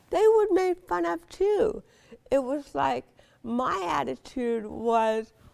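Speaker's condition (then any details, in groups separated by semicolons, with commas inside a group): Cerebral palsy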